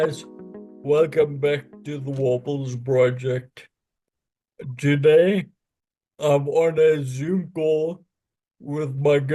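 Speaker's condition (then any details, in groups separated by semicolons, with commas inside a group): Friedreich's ataxia; spasticity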